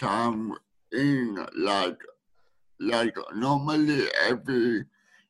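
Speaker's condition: Speech needing a translator; friend Imogen Yang from Sydney acting as speech translator during recording; speech hard for others to understand, needs speech translator

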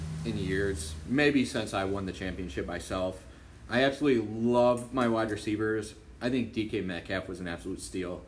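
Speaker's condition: No condition

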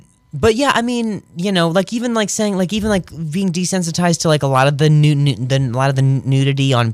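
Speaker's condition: Stuttering; vocal contusion and major concussion, seen by neurologist, chiropractor, physical therapist; still stutters; stuck on words starting with 'in', long blocks, very pronounced three years earlier; repeated sounds

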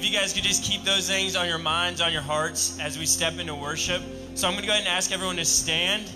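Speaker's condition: No condition

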